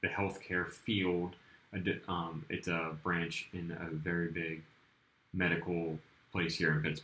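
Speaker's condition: No condition

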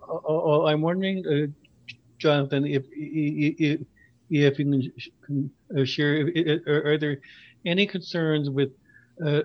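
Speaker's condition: Stuttering; long history of hiding stutter, covert stuttering, took Fluency Plus program as client; letting stutter show openly on podcast, not hiding it; stutters on j sound, stutters a little more than usual; repeated sounds, blocks

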